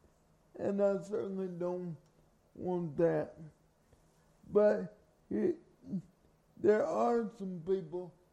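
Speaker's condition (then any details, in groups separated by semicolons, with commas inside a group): Cerebral palsy; from birth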